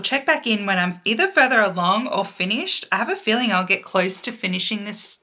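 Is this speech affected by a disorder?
No.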